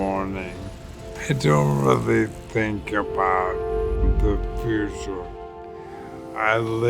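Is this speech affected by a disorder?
Yes: ALS; shortness of breath.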